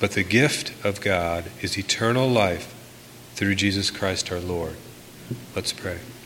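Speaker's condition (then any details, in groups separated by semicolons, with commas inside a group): No condition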